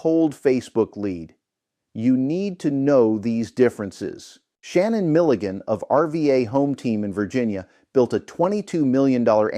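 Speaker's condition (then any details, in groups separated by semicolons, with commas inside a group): No condition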